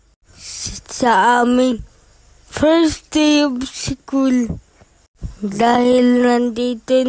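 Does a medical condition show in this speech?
Yes: cerebral palsy; affects hands, cannot write.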